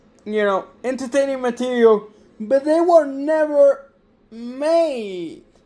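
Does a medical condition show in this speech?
Yes: cerebral palsy; difficulty maintaining balance.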